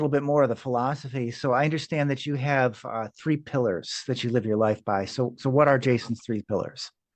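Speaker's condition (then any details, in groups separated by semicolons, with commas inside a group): No condition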